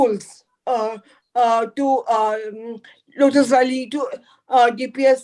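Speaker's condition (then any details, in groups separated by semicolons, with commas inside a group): Cerebral palsy; from birth, floppy limbs, poor head control; delayed milestones, walked at age ten; could not talk as a child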